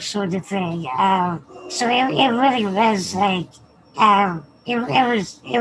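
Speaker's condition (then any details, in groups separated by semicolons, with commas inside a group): Spinal muscular atrophy; speaks with trach and ventilator, slightly clearer now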